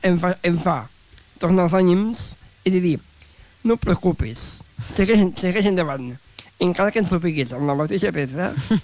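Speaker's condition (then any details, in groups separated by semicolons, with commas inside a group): Down syndrome; learns at own pace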